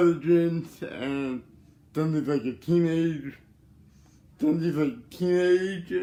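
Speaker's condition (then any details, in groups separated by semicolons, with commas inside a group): Cerebral palsy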